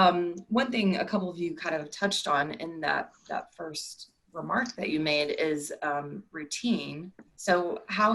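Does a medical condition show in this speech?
No.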